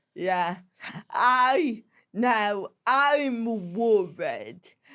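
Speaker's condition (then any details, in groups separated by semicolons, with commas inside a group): Cerebral palsy; slow speech, sounds disabled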